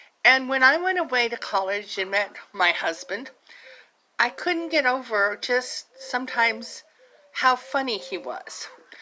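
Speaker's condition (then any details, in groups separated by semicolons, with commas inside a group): No condition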